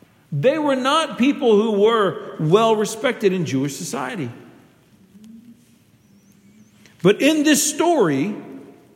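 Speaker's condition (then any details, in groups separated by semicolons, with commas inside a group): No condition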